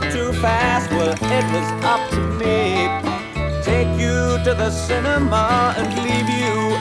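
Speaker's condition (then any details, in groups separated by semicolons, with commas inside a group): No condition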